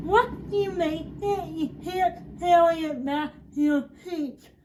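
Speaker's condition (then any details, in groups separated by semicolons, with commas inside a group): Cerebral palsy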